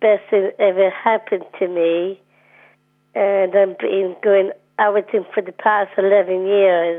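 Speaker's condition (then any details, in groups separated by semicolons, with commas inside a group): Down syndrome; 29 years old; speaking by telephone on radio, first radio interview; sounds happy and bubbly per host, mostly short answers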